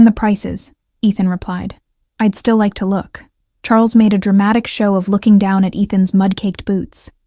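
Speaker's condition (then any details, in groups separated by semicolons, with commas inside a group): No condition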